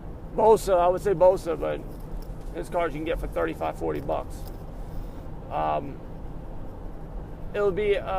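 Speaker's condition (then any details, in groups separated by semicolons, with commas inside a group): No condition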